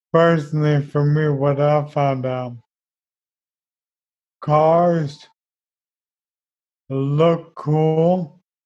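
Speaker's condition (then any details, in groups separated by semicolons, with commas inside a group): ALS; wheelchair built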